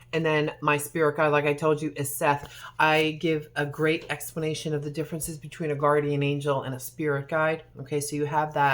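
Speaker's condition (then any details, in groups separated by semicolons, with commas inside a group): No condition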